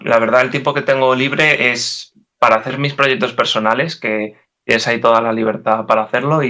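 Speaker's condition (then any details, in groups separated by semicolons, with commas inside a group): No condition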